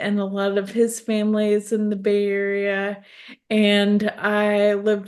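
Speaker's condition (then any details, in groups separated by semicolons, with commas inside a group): ALS; progressive neurological disease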